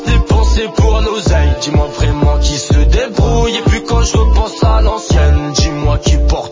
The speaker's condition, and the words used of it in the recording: No condition.